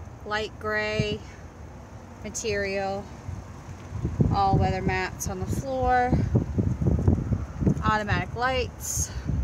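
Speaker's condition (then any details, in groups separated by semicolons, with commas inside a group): No condition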